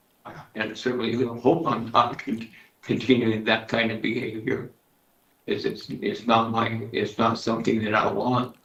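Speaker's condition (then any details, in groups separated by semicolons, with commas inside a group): Parkinson's disease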